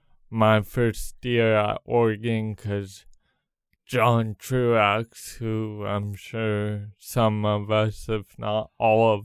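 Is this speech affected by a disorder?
Yes: cerebral palsy; congenital.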